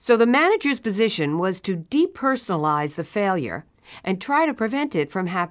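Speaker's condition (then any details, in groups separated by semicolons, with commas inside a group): No condition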